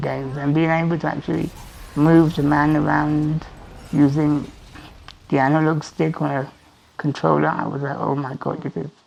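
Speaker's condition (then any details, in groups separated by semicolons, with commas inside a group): Spinal muscular atrophy; uses voice commands for games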